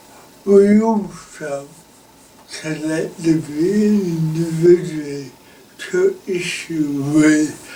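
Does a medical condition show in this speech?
Yes: cerebral palsy.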